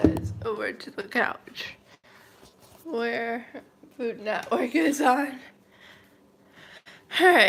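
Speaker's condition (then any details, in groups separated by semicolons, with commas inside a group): Cerebral palsy, mild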